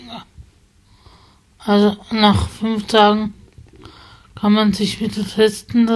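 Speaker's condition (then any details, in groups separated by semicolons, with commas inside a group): Spasticity from birth; multiple sclerosis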